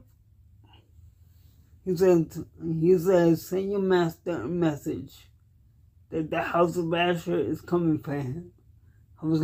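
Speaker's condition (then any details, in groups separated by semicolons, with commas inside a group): Cerebral palsy; cannot walk, uses wheelchair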